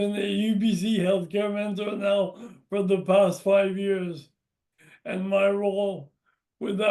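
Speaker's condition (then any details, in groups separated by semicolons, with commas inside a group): Brain injury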